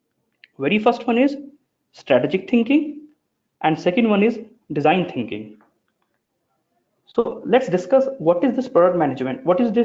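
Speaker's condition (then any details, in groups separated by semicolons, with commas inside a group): No condition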